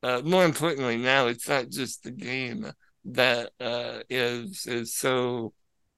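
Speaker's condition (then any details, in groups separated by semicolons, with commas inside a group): Spinal muscular atrophy; wheelchair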